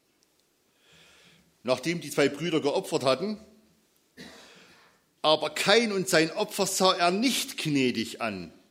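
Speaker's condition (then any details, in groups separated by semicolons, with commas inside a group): No condition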